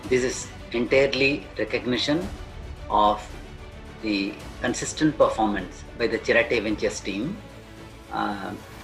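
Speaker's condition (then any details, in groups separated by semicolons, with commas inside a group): No condition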